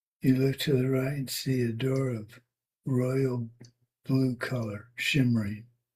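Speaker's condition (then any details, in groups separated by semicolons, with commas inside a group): Parkinson's; tremor varies day to day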